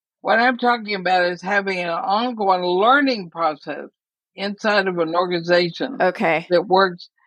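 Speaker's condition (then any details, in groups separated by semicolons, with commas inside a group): ALS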